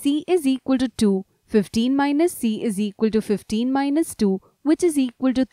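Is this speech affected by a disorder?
No.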